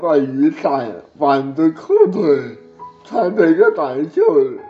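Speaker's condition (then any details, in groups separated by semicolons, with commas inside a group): Cerebral palsy; early rehabilitation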